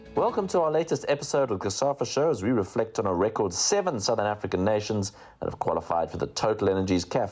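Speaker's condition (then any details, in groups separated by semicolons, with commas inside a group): No condition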